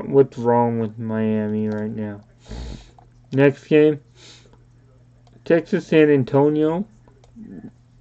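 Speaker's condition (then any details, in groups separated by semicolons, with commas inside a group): Cerebral palsy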